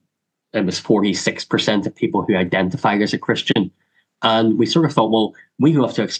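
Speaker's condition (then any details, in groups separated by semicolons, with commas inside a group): Cleft lip and palate; congenital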